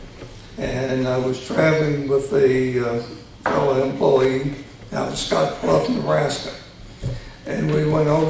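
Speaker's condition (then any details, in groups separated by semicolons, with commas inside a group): Tongue cancer surgery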